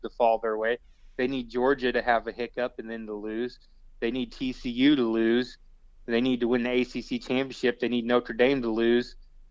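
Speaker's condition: No condition

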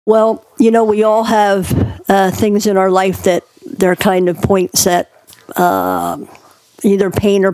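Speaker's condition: Cleft palate; born two months premature

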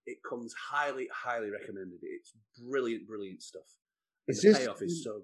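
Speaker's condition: No condition

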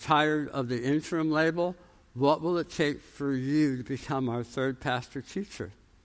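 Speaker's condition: Tongue cancer, jaw reconstruction, osteonecrosis of jaw after radiation

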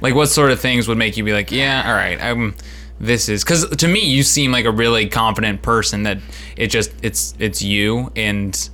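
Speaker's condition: No condition

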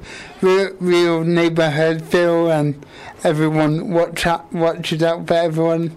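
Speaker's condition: Quadriplegic cerebral palsy; all four limbs affected, wheelchair bound

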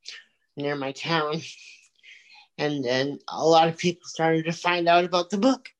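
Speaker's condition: Cerebral palsy; multiple surgeries since infancy

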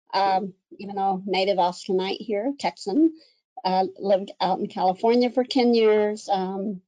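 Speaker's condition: Cleft lip and palate; one or two surgeries a year

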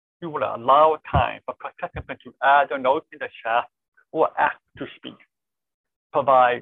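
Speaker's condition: Deafness, born deaf, cochlear implant

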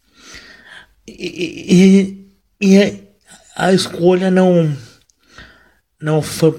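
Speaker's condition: Cerebral palsy, mild; wheelchair user

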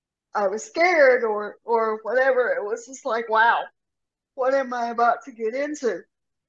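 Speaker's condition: Cerebral palsy; severe rotator cuff tear

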